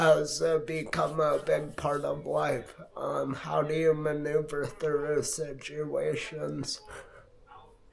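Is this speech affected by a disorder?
Yes: multiple sclerosis.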